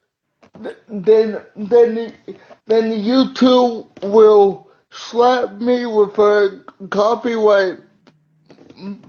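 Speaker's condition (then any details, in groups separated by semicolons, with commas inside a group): Cerebral palsy; uses wheelchair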